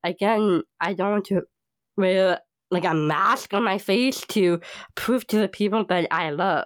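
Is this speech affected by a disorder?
Yes: Down syndrome; past knee surgery with metal piece in knee, long hospital stay; age 30, slow to catch breath walking hills, as on Japan trip.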